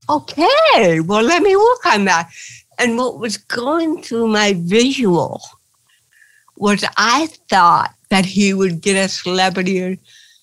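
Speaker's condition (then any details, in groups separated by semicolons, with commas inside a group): Cerebral palsy; since birth, limits movement, not quick on bike as child, felt unable to play professional tennis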